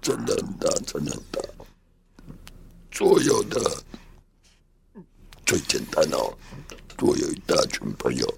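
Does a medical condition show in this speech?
Yes: laryngectomy for hypopharyngeal cancer; total laryngectomy for stage four hypopharyngeal cancer diagnosed at 45, smoker since junior high; esophageal speech learned at 中華民國無喉者復聲協會; hoarse voice before diagnosis, voice lost after surgery, 1.5 years to say own name.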